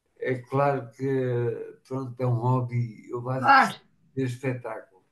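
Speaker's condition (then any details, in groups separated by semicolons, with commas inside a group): Machado-Joseph disease (sca3)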